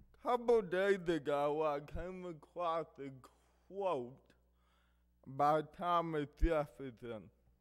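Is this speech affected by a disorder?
Yes: cerebral palsy; affects hearing and speech.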